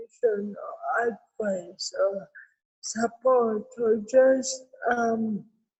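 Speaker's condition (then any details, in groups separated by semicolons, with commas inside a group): Cerebral palsy; therapy from six months old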